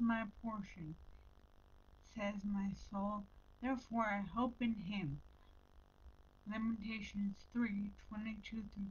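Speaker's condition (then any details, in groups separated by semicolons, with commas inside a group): Brain injury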